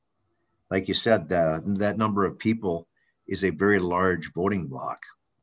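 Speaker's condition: No condition

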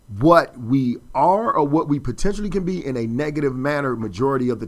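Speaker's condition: No condition

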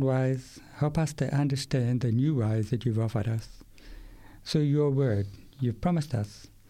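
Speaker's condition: Profound deafness, acquired at age 8; speaks orally, language acquired before hearing loss

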